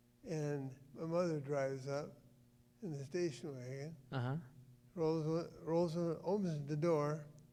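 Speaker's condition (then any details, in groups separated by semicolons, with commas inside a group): Parkinson's disease; about 18 years since onset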